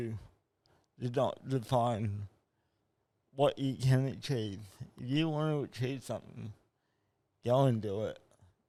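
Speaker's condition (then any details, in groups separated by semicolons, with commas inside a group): Cerebral palsy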